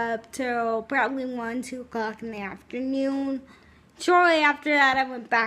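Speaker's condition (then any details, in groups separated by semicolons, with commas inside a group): Cerebral palsy, spastic, severe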